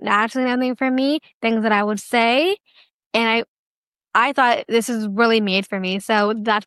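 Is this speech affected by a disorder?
Yes: Down syndrome; duplicate of the 21st chromosome.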